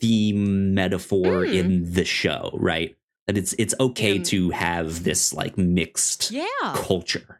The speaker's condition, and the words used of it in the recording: Stuttering. It is like they don't know why I stutter.